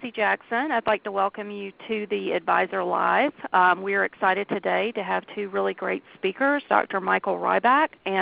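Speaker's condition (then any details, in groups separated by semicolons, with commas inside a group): No condition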